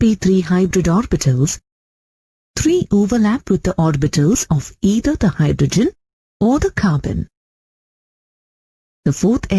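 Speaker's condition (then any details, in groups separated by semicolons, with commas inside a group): No condition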